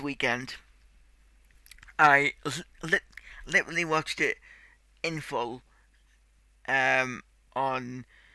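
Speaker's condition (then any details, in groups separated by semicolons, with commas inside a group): Cerebral palsy; tight muscles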